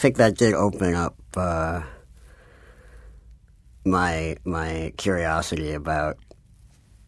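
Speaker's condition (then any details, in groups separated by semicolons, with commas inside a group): Cleft palate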